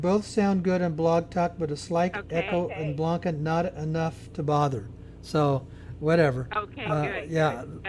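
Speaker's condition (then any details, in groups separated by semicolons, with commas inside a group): No condition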